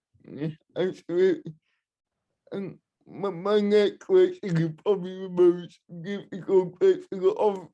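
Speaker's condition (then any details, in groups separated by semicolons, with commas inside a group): Cerebral palsy, spastic and dyskinetic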